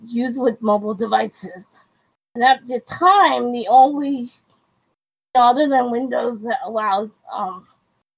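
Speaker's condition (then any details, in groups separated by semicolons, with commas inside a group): Cerebral palsy; quadriplegic, brain damage from lack of oxygen at birth, diagnosed about age one, wheelchair user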